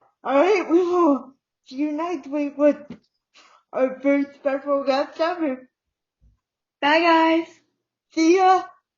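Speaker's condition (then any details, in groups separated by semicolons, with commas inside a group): Cerebral palsy; uses wheelchair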